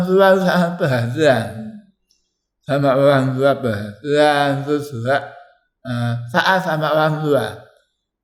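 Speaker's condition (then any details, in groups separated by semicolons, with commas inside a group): Tongue cancer; biopsy-confirmed, ECCT treatment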